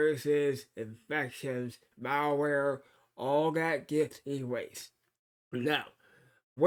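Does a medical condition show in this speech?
Yes: cerebral palsy.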